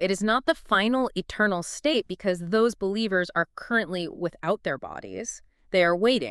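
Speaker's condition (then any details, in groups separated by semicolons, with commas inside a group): No condition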